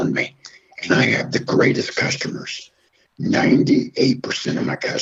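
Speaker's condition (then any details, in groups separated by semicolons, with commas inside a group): Throat cancer, half voicebox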